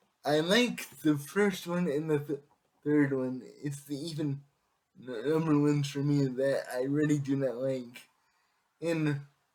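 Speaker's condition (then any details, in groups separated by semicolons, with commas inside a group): Cerebral palsy; affects all muscles; able to speak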